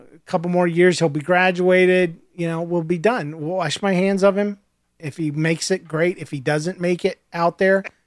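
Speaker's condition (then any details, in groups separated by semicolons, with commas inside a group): No condition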